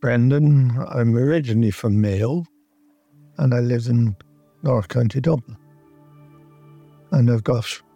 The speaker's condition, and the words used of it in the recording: ALS (motor neuron disease). And I honestly feel I don't want to live this life, because I'm probably going to lose my voice.